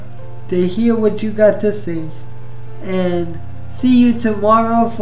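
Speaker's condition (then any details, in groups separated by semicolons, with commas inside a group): Spastic cerebral palsy; spastic form, quadriplegic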